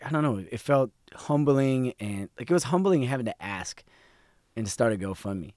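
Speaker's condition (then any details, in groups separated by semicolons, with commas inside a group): No condition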